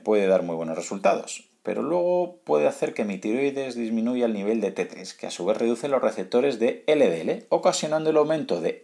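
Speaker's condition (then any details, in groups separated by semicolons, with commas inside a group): No condition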